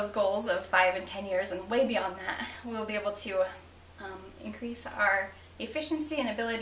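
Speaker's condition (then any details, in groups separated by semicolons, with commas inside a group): No condition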